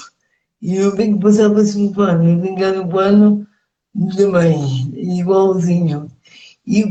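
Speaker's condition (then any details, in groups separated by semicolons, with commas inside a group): Cerebral palsy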